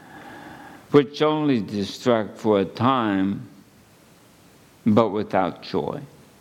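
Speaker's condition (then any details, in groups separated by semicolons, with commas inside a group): ALS; under neurologist care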